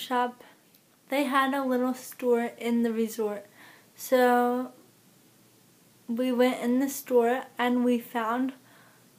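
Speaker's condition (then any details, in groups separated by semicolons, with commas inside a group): Cerebral palsy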